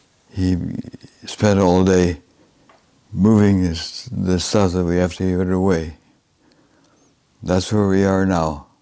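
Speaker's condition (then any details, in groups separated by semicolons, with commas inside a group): Advanced Parkinson's disease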